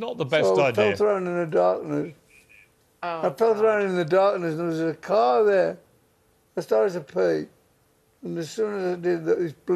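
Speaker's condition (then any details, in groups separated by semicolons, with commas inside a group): Parkinson's; controlled by medication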